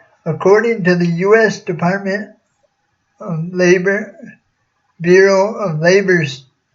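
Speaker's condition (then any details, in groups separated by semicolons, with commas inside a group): Cerebral palsy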